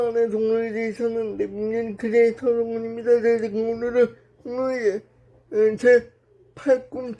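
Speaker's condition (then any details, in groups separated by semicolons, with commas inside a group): Brain lesion disability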